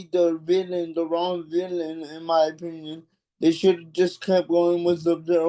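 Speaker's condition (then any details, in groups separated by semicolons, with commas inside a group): Cerebral palsy; affects hands and back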